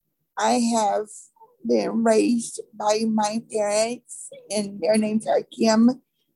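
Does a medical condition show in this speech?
Yes: cerebral palsy; from birth, birth defect.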